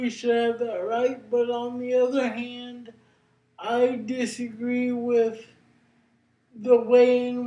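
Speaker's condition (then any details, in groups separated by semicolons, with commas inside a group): Cerebral palsy; brain injury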